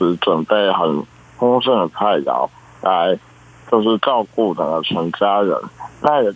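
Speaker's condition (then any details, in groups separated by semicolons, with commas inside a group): Congenital muscular dystrophy; present from birth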